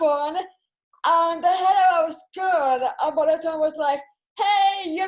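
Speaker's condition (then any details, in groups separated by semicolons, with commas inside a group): Cerebral palsy; present from birth; speech therapy throughout childhood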